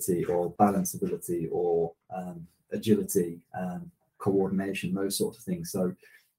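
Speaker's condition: No condition

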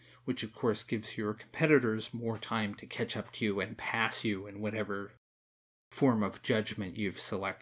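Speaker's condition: No condition

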